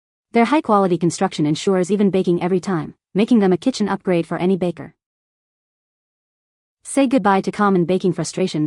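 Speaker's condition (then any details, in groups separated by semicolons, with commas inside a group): No condition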